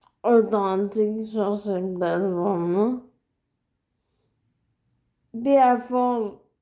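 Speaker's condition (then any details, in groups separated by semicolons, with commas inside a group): Cerebral palsy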